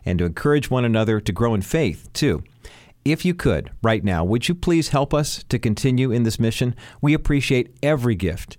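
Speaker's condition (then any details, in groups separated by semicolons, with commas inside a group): No condition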